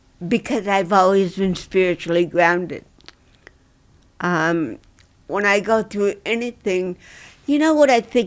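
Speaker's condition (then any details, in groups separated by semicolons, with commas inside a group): Cerebral palsy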